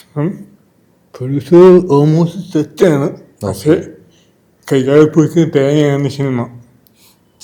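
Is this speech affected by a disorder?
Yes: cerebral palsy; from birth.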